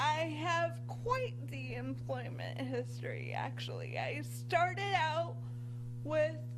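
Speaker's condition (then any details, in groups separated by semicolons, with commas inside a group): Cerebral palsy; from birth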